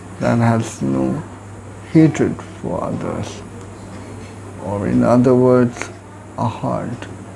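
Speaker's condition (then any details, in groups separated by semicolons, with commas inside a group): Cerebral palsy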